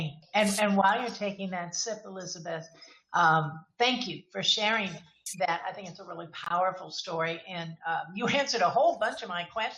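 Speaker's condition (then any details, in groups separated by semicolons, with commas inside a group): No condition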